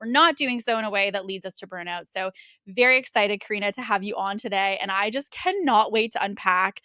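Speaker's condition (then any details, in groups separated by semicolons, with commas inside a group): No condition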